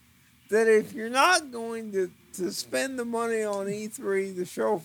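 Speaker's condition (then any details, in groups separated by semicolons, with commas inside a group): Cerebral palsy; eyes appear to look up as if about to pass out when thinking or talking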